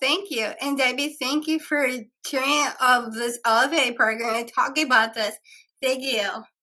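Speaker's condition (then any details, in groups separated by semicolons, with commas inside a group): Down syndrome; three copies of 21st chromosome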